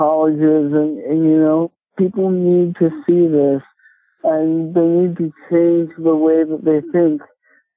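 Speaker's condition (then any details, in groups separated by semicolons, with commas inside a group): Cerebral palsy; speech affected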